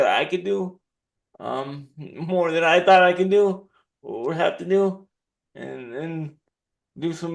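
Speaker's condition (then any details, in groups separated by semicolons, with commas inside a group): Cerebral palsy; dexterity issue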